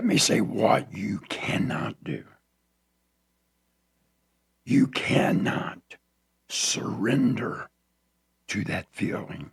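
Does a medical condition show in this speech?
Yes: throat cancer; tracheostomy tube.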